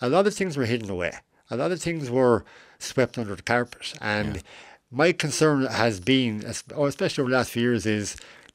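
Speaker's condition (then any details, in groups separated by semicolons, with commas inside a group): Cleft lip and palate; adult, age 41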